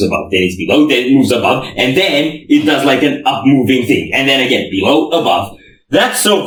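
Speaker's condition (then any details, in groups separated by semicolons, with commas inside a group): No condition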